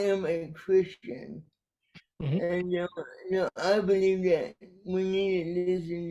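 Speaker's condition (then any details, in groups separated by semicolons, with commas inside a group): Cerebral palsy; caused by brainstem aneurysm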